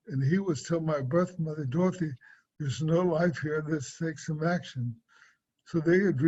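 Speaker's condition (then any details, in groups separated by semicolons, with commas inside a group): Cerebral palsy; affects speech and swallowing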